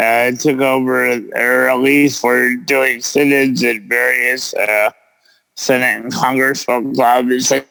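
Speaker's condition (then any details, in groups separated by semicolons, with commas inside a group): Cerebral palsy; present since birth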